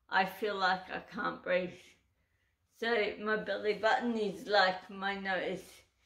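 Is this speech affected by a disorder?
Yes: cerebral palsy; uses wheelchair.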